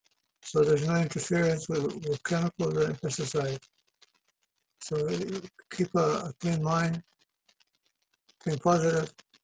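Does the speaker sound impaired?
Yes: Parkinson's disease; Parkinson's known 14 years, believed environmental, naturopath blood tests high in lead and pesticides; not shaking during recording, own system stops shaking most of the time.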